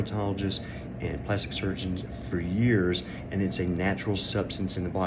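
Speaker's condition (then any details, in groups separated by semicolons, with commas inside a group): No condition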